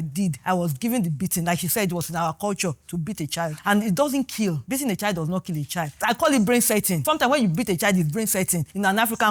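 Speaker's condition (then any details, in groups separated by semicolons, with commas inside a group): No condition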